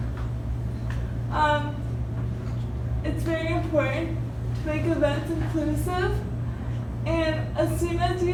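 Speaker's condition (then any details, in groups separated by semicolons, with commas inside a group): Cerebral palsy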